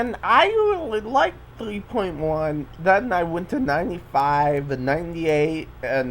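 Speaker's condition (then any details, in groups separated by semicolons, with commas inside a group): Cerebral palsy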